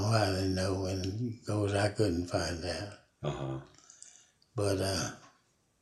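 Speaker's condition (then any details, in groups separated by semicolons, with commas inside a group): Parkinson's disease; never broken a bone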